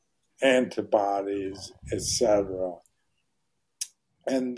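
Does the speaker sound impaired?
Yes: ALS; probably hereditary, father and uncle died of ALS; right hand not working; voice very hoarse.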